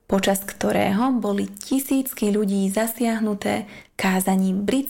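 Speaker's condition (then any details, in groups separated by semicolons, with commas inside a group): No condition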